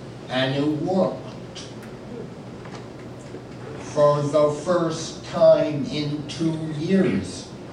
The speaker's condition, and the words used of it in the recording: Aphasia. Your mind and your mouth don't match.